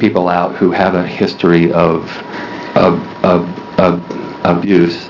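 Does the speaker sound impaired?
Yes: stutter; stutter noticeable during testimony, disfluency followed by excuse me, restarts; here repeated sounds, repeated words, blocks.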